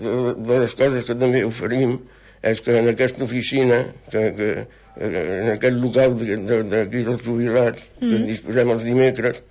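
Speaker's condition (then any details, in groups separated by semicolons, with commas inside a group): Parkinson's disease; brain stops making dopamine affecting psychomotor function, diagnosed 12 years ago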